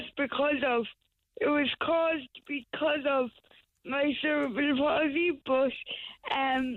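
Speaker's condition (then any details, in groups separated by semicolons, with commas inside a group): Cerebral palsy; recovering from spinal surgery, still in wheelchair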